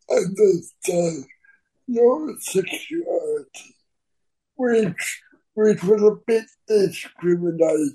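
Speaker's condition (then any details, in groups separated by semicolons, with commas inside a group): Cerebral palsy; cerebral palsy since birth, wheelchair user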